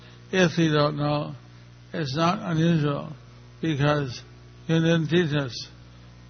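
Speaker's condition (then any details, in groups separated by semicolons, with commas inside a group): Stroke; checks whether listeners understand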